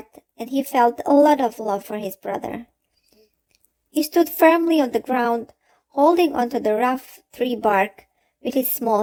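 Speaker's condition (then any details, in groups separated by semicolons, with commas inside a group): No condition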